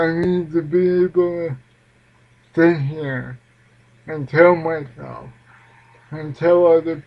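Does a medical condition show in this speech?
Yes: cerebral palsy.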